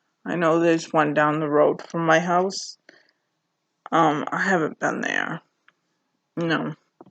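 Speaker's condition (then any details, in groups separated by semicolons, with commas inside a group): Cerebral palsy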